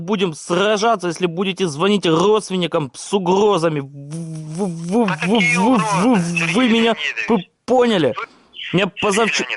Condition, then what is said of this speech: Stuttering. Потому что у меня дефект речи и имбецил.